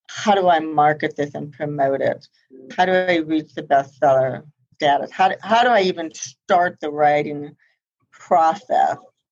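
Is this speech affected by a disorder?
Yes: profound hearing loss; congenital profound hearing loss, mostly higher frequencies, hearing aids tried repeatedly but never worked well enough; relies on lip reading and body language.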